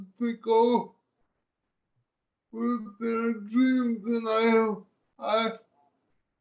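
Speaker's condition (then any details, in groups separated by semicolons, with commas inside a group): Cerebral palsy; limited use of the hands; since childhood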